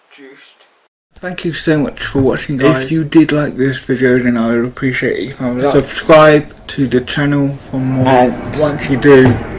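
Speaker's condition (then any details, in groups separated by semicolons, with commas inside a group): Cerebral palsy, mild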